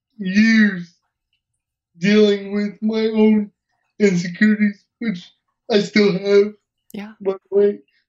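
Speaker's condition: Cerebral palsy; uses wheelchair, hearing intact

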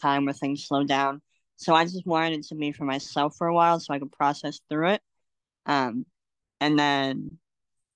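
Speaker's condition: Cleft lip and palate; congenital

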